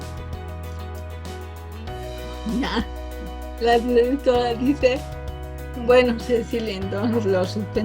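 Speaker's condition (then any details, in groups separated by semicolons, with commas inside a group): Cerebral palsy from birth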